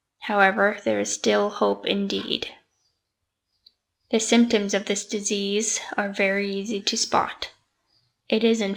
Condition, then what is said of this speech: No condition.